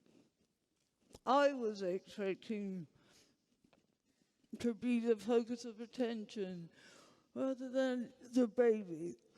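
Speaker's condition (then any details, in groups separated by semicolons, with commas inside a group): Huntington's disease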